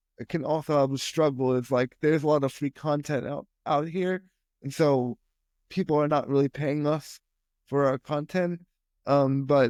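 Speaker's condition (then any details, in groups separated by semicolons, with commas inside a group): Spastic quadriplegic cerebral palsy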